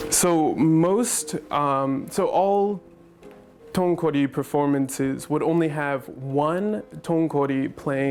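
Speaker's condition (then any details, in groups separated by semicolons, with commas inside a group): No condition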